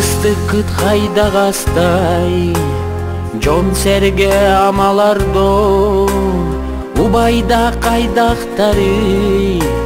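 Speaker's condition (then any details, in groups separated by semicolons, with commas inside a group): No condition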